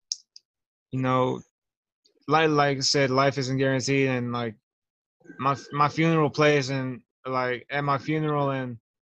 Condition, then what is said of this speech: Stuttering. I have a speech impediment, you know, and I have a lack of concentration, you know.